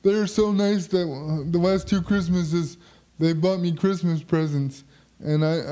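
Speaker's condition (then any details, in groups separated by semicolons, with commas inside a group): Quad spastic cerebral palsy; spastic quadriplegic cerebral palsy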